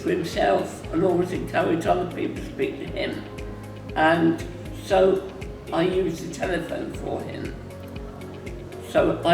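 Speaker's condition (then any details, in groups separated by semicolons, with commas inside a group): Myasthenia gravis; muscle weakness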